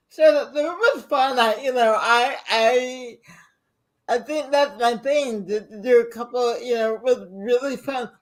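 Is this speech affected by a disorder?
Yes: cerebral palsy.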